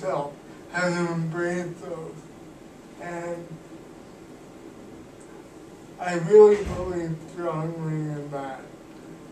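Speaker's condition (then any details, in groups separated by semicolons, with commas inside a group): Cerebral palsy; cannot walk, uses wheelchair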